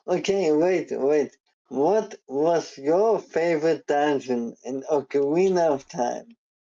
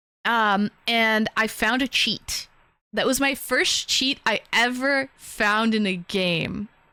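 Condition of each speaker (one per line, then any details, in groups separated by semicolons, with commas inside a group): ALS
No condition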